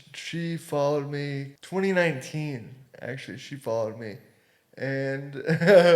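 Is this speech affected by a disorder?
Yes: cerebral palsy.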